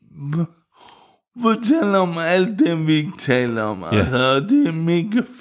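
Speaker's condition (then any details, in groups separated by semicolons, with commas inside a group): Cerebral palsy; wheelchair user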